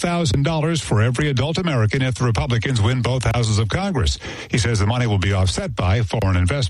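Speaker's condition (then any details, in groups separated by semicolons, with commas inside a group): No condition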